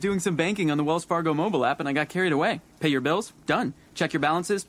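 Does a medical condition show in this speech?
No.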